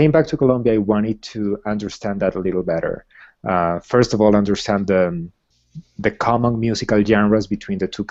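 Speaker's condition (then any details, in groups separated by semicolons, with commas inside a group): No condition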